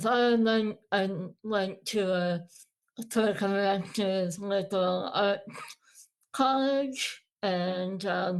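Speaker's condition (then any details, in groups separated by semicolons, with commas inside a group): Moebius syndrome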